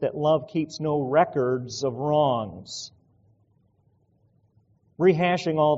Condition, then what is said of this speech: No condition.